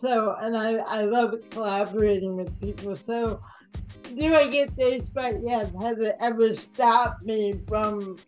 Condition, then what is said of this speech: Cerebral palsy. So the result of that was, at the age of 2, I was diagnosed with cerebral palsy, which mildly affects my speaking gait.